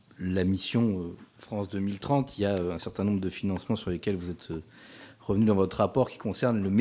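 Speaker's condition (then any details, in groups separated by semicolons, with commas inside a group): No condition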